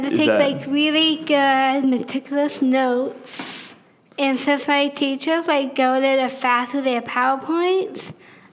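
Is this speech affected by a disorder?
Yes: Down syndrome; congenital, extra chromosome, low muscle tone, could not speak or walk early in childhood, constant therapies; ongoing speech class, attended since childhood; speaking among more difficult things, way of talking might seem weird.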